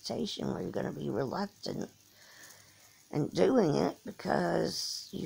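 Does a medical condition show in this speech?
Yes: cerebral palsy; from birth.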